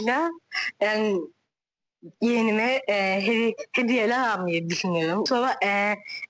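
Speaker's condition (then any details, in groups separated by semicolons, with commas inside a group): Down syndrome; 33-year-old woman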